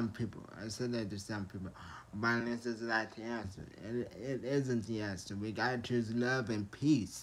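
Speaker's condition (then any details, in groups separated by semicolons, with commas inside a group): Traumatic brain injury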